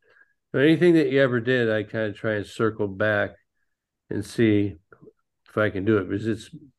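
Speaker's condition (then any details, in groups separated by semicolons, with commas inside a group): Parkinson's disease; ping pong, pool, pickleball, bowling as activities to help with Parkinson's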